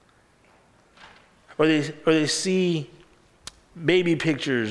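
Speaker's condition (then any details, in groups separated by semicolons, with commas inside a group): No condition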